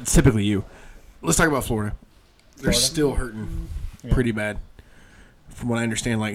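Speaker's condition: No condition

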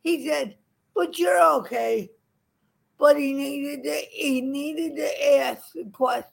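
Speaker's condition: Cerebral palsy; once judged too poor for teaching

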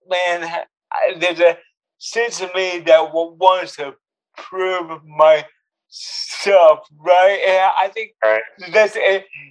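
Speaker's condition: Cerebral palsy; cerebral palsy since birth

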